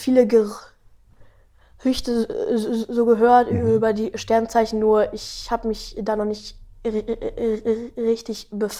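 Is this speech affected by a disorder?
Yes: stuttering; 12-year-old boy; stutters a lot in this conversation while talking about stuttering; no stuttering singing with melody, stutters rapping without melody, little in own podcast, speaks fast; here blocks.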